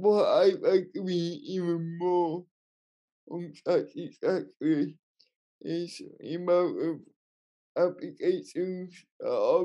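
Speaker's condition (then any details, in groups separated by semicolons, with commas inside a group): Cerebral palsy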